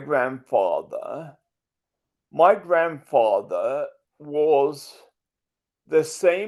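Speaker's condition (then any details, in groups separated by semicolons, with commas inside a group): Multiple sclerosis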